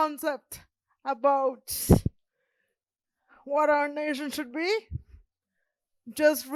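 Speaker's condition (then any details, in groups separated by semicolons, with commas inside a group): Cerebral palsy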